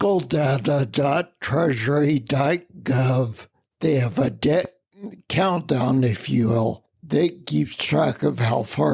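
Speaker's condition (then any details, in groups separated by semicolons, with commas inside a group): Spinocerebellar ataxia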